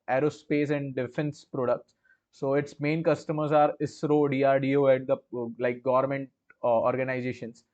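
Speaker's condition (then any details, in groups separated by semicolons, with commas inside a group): No condition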